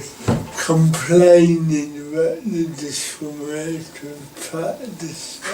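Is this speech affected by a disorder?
Yes: cerebral palsy.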